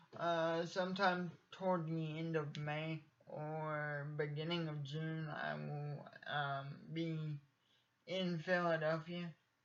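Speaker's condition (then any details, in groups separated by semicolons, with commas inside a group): Cerebral palsy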